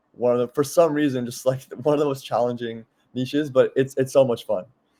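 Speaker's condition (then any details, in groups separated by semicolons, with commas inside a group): No condition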